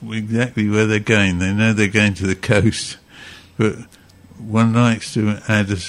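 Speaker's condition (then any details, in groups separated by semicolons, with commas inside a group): Parkinson's; Parkinson's diagnosed at age 78, tremor, joint stiffness, progressive; 7 years since diagnosis, nearly 85, Madopar three times daily, Mirapexin, worsening yearly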